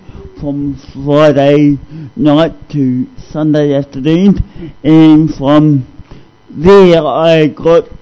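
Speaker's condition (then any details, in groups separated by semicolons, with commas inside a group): Cerebral palsy; discovered at age 2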